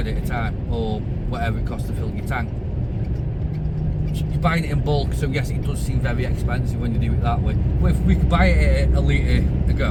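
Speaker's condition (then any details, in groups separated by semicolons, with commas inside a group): No condition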